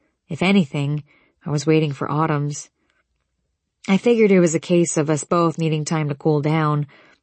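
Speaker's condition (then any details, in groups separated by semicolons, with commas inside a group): No condition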